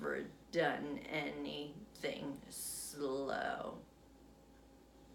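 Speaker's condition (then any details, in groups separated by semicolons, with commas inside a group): Essential tremor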